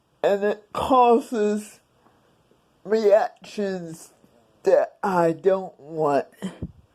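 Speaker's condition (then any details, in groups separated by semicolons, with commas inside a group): Cerebral palsy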